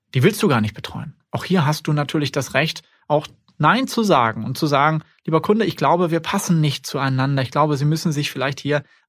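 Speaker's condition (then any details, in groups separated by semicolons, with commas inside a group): No condition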